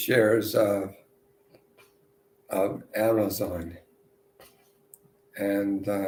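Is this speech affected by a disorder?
Yes: multiple sclerosis.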